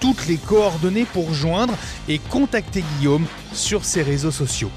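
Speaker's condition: No condition

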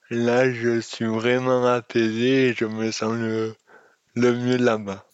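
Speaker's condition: Dystonia; congenital

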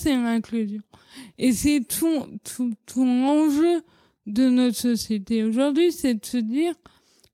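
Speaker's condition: Cerebral palsy; childhood speech

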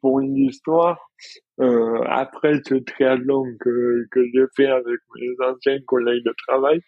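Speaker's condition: Dystonia; involuntary muscle contractions

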